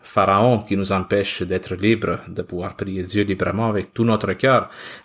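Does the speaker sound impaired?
No.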